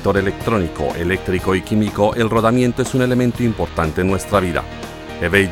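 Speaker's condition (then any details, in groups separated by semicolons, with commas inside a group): No condition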